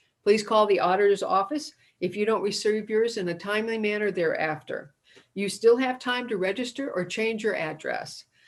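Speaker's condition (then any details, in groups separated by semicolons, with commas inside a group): No condition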